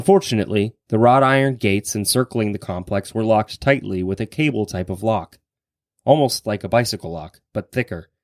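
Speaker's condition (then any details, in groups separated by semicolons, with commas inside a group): No condition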